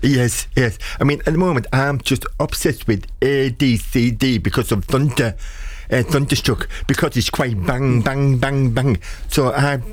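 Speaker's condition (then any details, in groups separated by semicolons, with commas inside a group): Deaf since birth; congenital deafness, never had hearing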